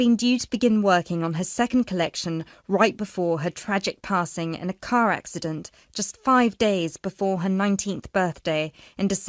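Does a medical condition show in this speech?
No.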